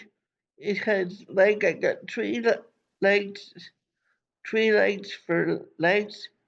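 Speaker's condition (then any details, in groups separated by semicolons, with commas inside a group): Cerebral palsy; from birth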